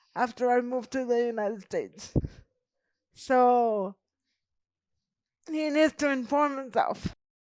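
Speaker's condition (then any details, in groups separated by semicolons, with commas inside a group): Cerebral palsy; present from birth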